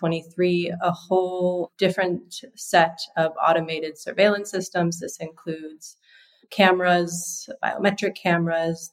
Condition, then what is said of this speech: None; typical speech.